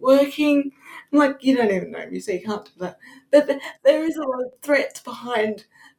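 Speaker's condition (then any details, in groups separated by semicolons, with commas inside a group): Cerebral palsy; wheelchair user; sometimes taken for drunk on first sight on cam, speech affected on bad days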